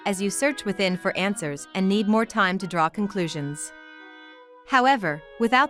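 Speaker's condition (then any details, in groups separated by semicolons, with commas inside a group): No condition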